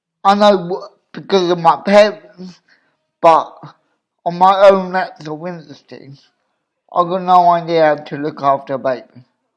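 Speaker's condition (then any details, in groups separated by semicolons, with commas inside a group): Cerebral palsy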